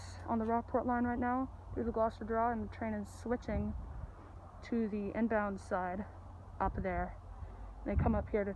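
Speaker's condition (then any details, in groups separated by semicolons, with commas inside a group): No condition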